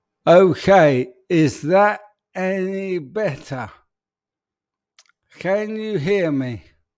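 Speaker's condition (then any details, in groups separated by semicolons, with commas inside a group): ALS; speech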